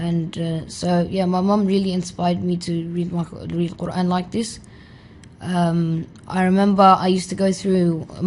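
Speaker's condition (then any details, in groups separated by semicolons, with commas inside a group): No condition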